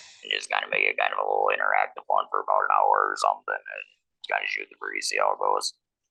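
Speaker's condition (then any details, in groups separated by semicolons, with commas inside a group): Laryngectomy, electrolarynx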